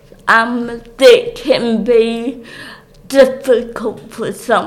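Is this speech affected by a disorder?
Yes: cerebral palsy; speech obviously affected.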